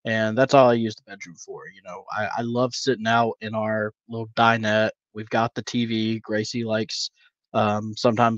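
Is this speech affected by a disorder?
No.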